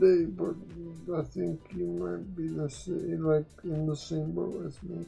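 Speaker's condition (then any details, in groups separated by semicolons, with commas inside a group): Quadriplegic cerebral palsy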